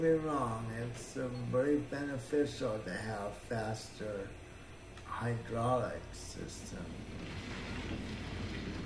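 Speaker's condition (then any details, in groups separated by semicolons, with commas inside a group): Cerebral palsy; breathing fine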